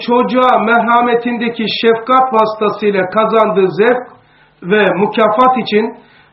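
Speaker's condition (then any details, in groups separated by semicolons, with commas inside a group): No condition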